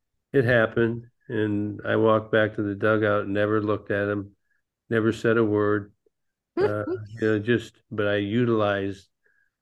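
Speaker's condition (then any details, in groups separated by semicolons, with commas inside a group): Parkinson's disease; ping pong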